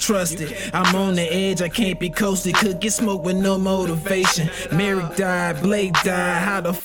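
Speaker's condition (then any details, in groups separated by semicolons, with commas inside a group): No condition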